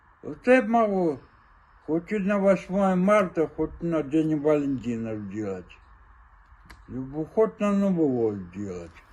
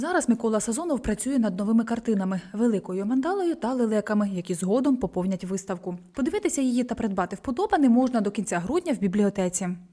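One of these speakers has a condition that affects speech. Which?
The first: cerebral palsy.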